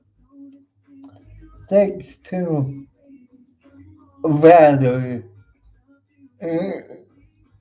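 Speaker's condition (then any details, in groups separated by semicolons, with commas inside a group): Cerebral palsy; uses wheelchair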